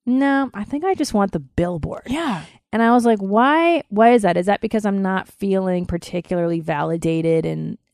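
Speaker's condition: No condition

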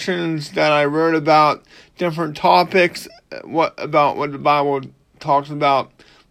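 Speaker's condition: Cerebral palsy; cerebral palsy since birth

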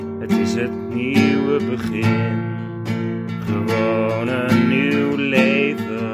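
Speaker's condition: No condition

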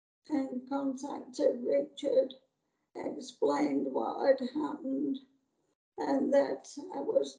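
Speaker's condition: Motor neurone disease; voice affected quite a lot, once-broad Yorkshire accent changed, fears voice may suddenly go

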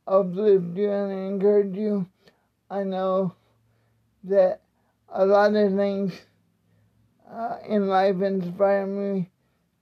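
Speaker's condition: Cerebral palsy; speech not affected by disability

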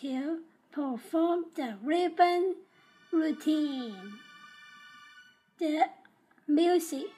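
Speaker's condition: Down syndrome; developmental disability

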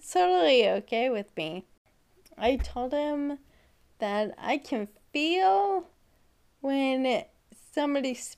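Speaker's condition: Friedreich's ataxia; about 24 years since diagnosis

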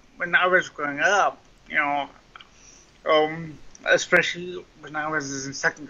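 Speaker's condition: Cerebral palsy; mild form

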